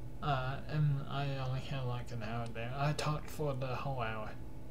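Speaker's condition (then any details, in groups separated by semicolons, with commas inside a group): Cerebral palsy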